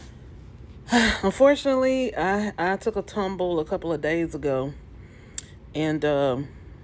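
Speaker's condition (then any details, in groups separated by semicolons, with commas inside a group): No condition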